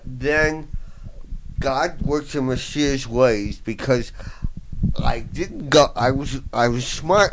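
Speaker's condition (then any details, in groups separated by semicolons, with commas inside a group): Voice box damage, traumatic brain injury; difficulty talking, lost singing voice, slight speech impediment, listeners misjudge as mentally impaired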